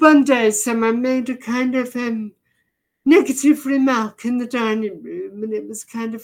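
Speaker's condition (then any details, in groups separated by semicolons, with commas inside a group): Deafness, severe; progressive, hard of hearing to partially deaf to current level, brain misinterprets sounds and speech, also visually impaired; can hardly understand speech, vocabulary partly picked up from reading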